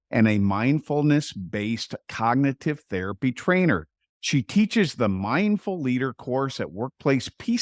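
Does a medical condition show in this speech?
No.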